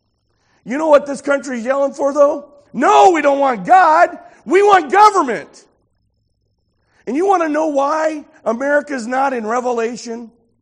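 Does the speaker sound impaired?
No.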